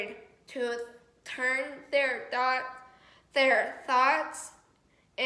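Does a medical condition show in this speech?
Yes: cerebral palsy.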